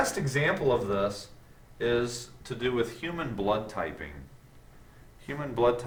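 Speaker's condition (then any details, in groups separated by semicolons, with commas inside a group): No condition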